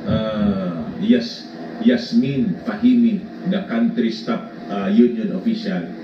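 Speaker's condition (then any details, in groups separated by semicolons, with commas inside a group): No condition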